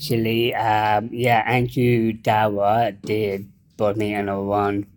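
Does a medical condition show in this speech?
Yes: Down syndrome; intellectual disability.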